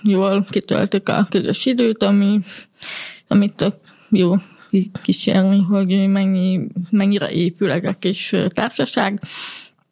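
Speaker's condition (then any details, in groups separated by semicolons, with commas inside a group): Hearing loss; communicates in spoken language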